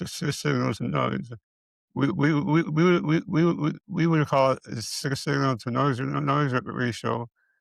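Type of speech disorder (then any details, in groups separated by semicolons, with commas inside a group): Dysarthria; multiple system atrophy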